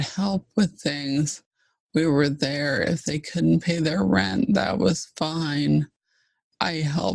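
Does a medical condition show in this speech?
Yes: ALS (Lou Gehrig's disease).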